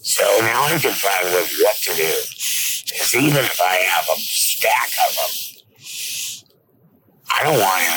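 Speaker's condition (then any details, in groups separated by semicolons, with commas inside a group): Laryngectomy; esophageal speech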